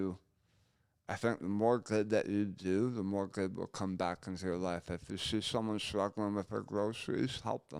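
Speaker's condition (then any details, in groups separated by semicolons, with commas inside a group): Gunshot injury to chin; self-inflicted gunshot injury to head and chin; speech much improved, may still be hard to understand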